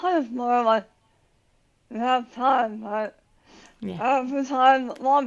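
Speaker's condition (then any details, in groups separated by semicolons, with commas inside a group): Tongue cancer surgery; most of tongue removed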